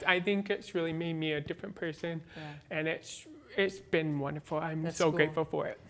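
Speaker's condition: Born deaf, cochlear implant, congenital

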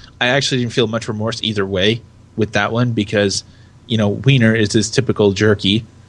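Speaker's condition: No condition

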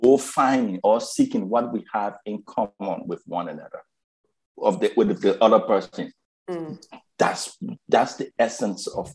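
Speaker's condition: Stuttering; stuttering first noticed by mother around age 8, self-conscious about it from early teens after mother left Liberia; still has fear and insecurities around stuttering, five years in Toastmasters, former club president; fear of speaking, skipped ninth grade valedictorian speech, won Toastmasters club speech contest; repeated words, prolonged sounds

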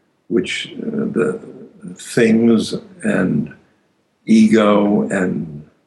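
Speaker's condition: Aphasia after stroke; aphasia caused by stroke; words come out slowly, long silences, harder to weave complex stories, formerly gifted orator

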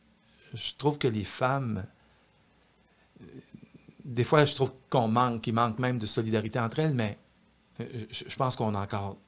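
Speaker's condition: Stuttering; hereditary stuttering since before birth, grandparents and uncles stuttered on both sides, not from mother's death; stuttering barely noticeable, microphone helps him feel at ease; tongue slips, exaggerates words, little stuttering heard; repeated sounds

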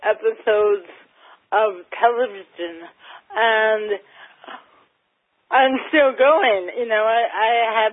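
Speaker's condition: Cerebral palsy, mild; mildly affects speech

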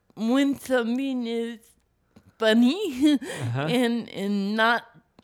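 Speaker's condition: Cerebral palsy; cerebral palsy from 28 minutes without breathing at birth, brain oxygen loss, involuntary movements, permanent, thinking unaffected; cerebral palsy affects speech, voice sounds different, speaking is hard

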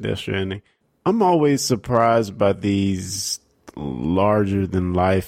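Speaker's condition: No condition

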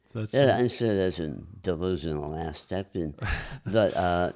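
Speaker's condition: Enlarged tongue from vascular growth; 2 or 3 laser treatments to tongue and face

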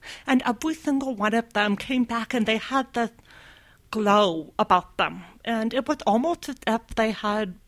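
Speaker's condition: Deafness; deaf from age 2

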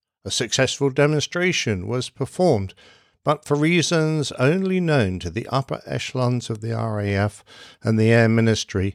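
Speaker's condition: No condition

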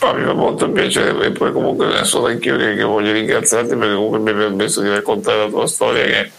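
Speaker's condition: Duchenne muscular dystrophy; ventilator enables speaking and more autonomous breathing

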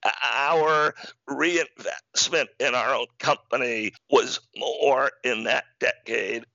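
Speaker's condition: Spasmodic dysphonia; communicating difficult, hard to talk, voice sounds a bit unique but fully understandable

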